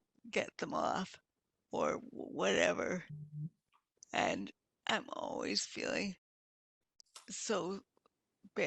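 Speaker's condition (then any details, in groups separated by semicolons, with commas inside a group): Multiple sclerosis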